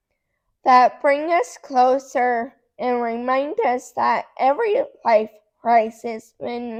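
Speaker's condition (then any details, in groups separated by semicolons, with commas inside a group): Cerebral palsy; affects muscles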